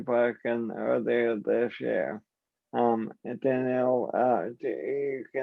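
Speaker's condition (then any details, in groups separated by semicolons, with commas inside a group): ALS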